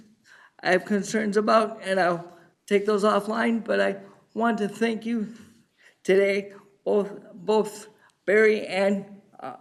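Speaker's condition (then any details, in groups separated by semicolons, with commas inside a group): Cerebral palsy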